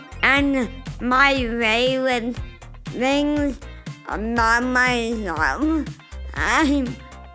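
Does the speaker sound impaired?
Yes: unnamed condition affecting speech.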